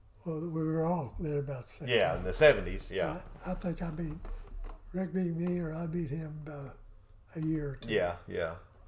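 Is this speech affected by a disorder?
Yes: Parkinson's; affects voice.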